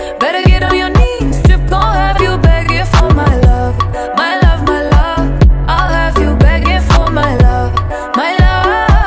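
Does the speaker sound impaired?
No.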